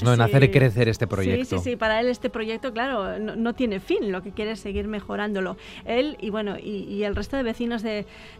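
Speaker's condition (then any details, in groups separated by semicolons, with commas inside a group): No condition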